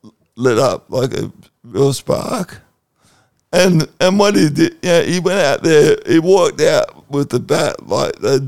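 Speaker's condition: Cerebral palsy

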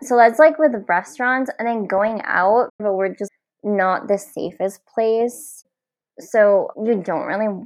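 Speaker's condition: Cleft palate; nose and teeth since childhood

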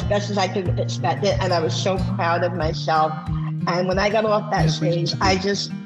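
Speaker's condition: Bilateral cleft lip and palate; congenital

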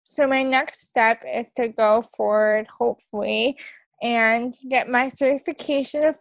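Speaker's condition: Cerebral palsy; wheelchair use

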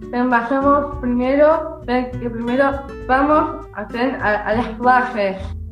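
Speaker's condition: Down syndrome; from birth

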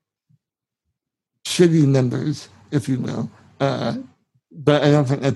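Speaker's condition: Spinal muscular atrophy; severe atrophy in almost all muscles

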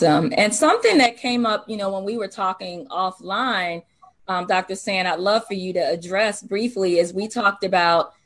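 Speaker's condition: No condition

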